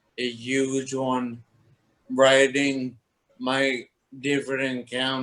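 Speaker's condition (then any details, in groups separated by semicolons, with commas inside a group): Toxic leukoencephalopathy, locked-in syndrome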